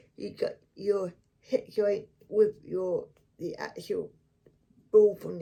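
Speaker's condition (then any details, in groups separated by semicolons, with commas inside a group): Cerebral palsy; affects one foot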